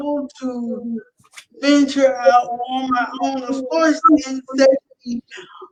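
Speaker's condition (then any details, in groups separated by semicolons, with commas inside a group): Cerebral palsy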